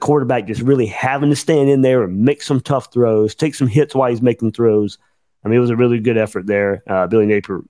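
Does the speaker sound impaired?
No.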